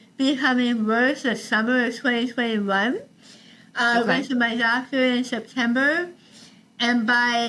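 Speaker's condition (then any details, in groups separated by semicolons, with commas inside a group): Tongue cancer, partial glossectomy; partial glossectomy, over half tongue removed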